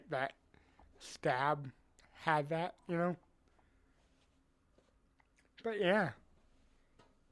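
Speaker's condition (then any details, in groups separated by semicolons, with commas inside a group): Cerebral palsy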